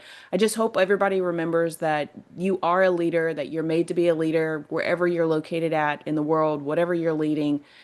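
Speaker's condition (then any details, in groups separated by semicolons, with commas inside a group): No condition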